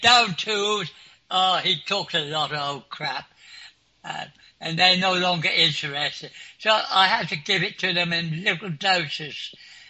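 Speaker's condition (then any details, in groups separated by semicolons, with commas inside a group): Clinically deaf; clinically deaf since school age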